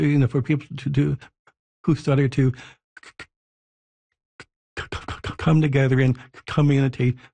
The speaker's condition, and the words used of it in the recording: Stuttering. And often in the past, when I tried to make a phone call, I was hung up on.